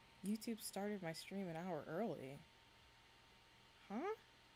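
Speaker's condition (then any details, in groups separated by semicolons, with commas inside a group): No condition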